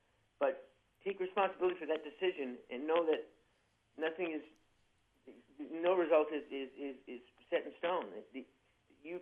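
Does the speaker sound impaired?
Yes: Parkinson's disease; young onset, diagnosed by a neurologist at age 29, managed with medications.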